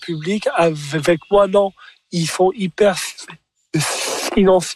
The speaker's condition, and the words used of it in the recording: Stuttering. Oui, j'ai bafouillé. C'est pas grave.